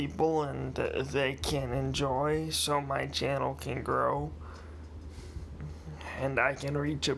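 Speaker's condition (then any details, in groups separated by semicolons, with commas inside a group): Cerebral palsy, mild; speech sometimes affected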